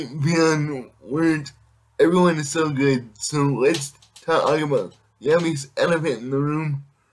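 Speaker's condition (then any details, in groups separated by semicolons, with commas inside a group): Cerebral palsy; able to speak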